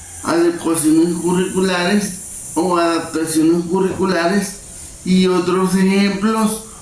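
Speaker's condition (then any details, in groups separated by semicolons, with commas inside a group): Cerebral palsy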